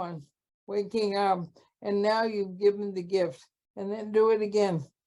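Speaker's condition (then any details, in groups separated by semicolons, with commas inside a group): ALS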